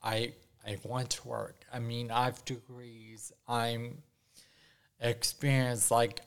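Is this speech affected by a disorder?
Yes: ataxia after strokes, mild; ataxia with uncoordinated movements and weakness after four strokes, nine brain surgeries, formerly walker and cane; about seven years since strokes, much recovered, more independent, no longer hunched over walker; initially nonverbal, knew only ASL alphabet, improvised signs, now slight speech impediment, not really bad.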